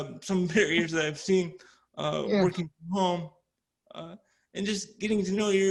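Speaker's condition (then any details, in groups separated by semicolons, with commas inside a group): Cerebral palsy; dexterity issue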